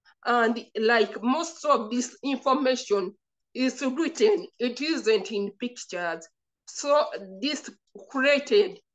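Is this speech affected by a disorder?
Yes: cerebral palsy; from birth, uncontrollable whole-body shaking.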